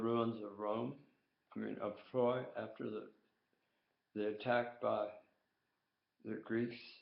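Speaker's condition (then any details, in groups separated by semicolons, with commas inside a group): Tongue cancer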